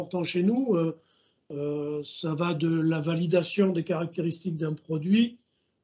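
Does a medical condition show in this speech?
No.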